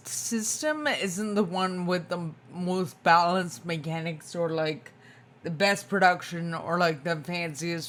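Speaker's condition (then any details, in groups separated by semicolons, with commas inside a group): Spinocerebellar ataxia type 2, SCA2; tongue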